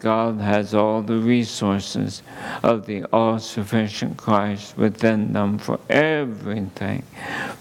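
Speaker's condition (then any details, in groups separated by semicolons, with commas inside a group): ALS; under neurologist care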